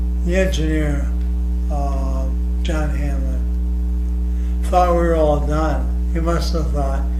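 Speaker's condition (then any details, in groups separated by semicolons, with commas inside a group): ALS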